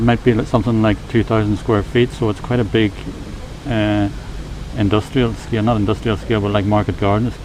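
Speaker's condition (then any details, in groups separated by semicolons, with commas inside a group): No condition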